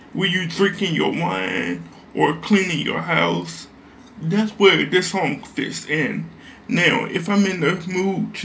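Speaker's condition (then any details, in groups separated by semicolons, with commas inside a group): Cerebral palsy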